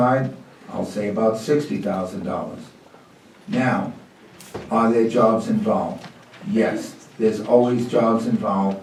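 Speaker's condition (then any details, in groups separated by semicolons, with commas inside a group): No condition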